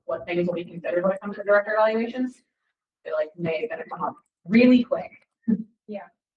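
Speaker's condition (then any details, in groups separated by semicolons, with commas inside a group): No condition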